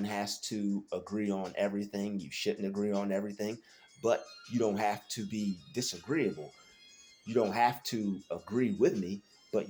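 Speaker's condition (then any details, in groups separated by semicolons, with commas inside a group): No condition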